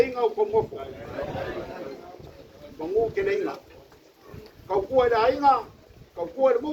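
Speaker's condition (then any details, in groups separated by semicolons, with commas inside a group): No condition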